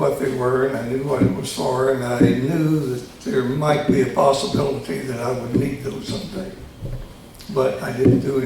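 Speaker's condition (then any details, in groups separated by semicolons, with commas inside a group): Tongue cancer surgery; both sides of tongue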